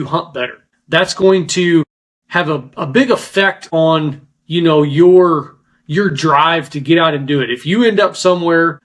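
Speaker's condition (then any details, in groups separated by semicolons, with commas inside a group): No condition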